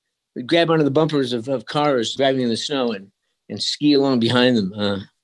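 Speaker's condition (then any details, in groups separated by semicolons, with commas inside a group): Early-onset Parkinson's disease; progressive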